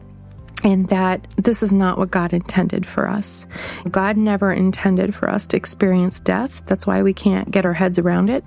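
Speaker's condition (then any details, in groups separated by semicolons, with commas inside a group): No condition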